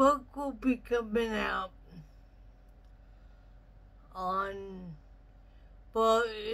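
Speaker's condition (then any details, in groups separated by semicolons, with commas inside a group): Traumatic brain injury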